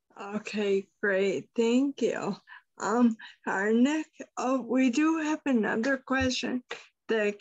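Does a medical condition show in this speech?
Yes: Friedreich's ataxia; diagnosed about 20 years ago.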